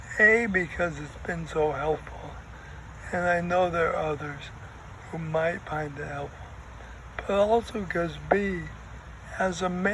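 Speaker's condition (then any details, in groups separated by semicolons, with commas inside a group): ALS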